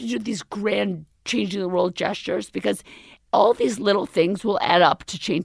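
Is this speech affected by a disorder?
Yes: vocal fold paralysis; left vocal cord paralysis after ten-hour pear-sized brain tumor surgery, permanent, past intubation, tracheostomy, feeding tube; voice after recent surgery said temporary, still hard to swallow, earlier unable to swallow or talk.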